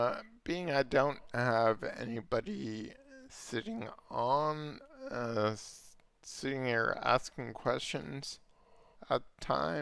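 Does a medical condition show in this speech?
Yes: multiple sclerosis.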